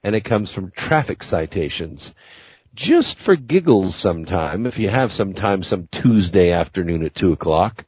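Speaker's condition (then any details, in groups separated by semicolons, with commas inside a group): No condition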